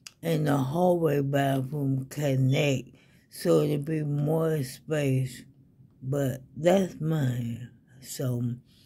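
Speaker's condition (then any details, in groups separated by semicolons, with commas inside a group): ALS; needs help with daily activities, fatigue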